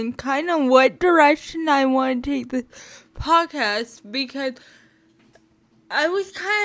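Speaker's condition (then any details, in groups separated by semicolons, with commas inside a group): Spastic cerebral palsy, mixed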